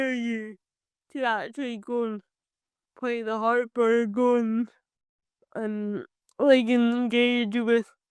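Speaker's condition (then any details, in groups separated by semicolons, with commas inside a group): Cerebral palsy; from birth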